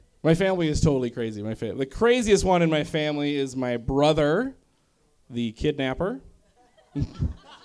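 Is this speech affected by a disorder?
No.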